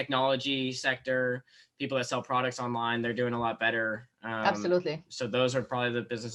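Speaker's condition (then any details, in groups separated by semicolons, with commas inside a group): No condition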